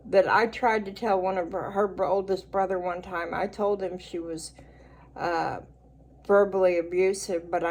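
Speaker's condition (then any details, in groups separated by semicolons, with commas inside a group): Cerebral palsy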